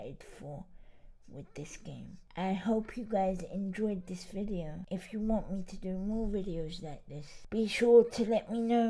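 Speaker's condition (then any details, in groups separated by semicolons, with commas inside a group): Cerebral palsy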